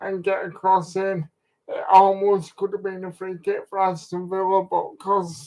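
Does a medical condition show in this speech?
Yes: cerebral palsy.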